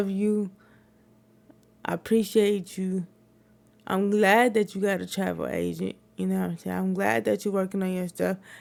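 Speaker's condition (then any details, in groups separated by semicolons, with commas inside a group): Cerebral palsy; wheelchair user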